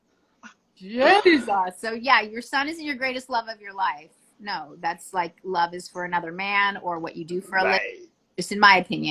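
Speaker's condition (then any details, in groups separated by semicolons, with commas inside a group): No condition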